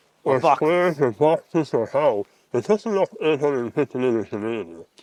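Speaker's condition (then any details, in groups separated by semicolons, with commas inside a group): Mouth cancer surgery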